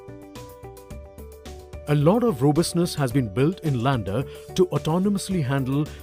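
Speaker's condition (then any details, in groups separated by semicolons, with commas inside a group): No condition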